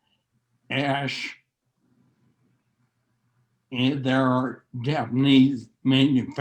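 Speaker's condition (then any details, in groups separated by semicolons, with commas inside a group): Neurological disease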